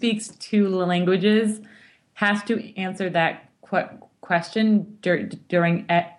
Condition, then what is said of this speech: Stuttering. So I was definitely stuttering more in Spanish.